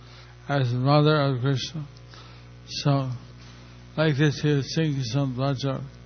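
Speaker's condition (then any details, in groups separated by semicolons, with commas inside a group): Stroke; speaking not easy, unsure listeners understand, engages helper Jantai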